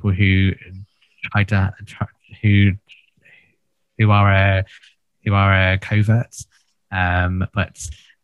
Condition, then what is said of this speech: Stuttering. Um, some days can be easier than others.